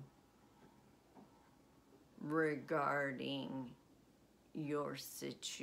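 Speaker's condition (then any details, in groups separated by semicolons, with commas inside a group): Essential tremor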